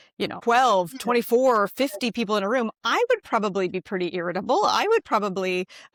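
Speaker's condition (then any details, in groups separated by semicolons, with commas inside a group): No condition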